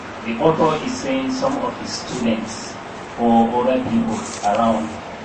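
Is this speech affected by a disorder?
No.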